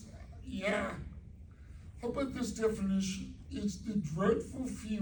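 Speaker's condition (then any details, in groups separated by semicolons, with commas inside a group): Cerebral palsy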